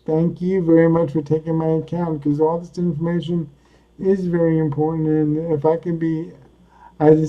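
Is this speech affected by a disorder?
Yes: cerebral palsy; speaks coherently.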